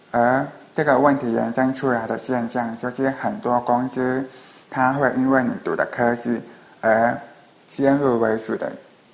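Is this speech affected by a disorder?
Yes: hearing impairment; others speak too fast.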